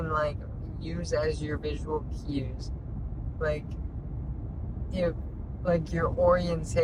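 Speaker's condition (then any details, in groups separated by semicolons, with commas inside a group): Traumatic brain injury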